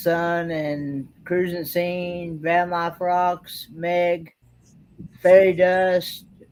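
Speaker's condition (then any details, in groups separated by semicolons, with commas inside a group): Cerebral palsy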